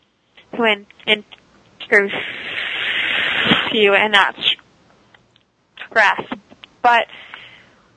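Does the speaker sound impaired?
Yes: stuttering; very severe third grade, worse high school, speakeasy from Dr. John Haskell, speech therapy helped core; moderate, occasional speakeasy in-ear delayed auditory feedback device, not worn on show; device cuts stuttering about 95%, still stutters at sentence onset, worse around unfamiliar people, sometimes avoids talking; here repeated sounds, blocks.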